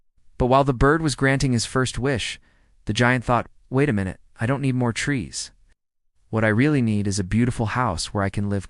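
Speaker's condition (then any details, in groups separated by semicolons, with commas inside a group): No condition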